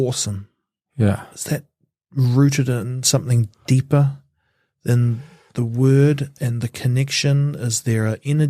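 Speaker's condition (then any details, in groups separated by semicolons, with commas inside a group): No condition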